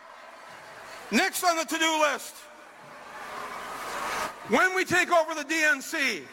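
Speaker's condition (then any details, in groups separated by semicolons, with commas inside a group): No condition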